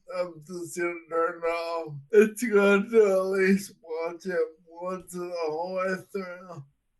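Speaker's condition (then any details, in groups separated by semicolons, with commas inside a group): Friedreich's ataxia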